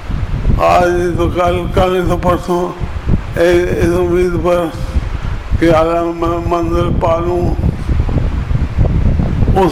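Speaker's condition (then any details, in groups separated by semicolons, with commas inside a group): Difficulty speaking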